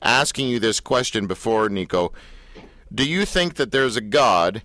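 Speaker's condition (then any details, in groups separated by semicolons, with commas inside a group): No condition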